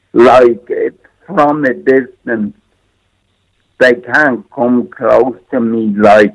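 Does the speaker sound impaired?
Yes: cerebral palsy.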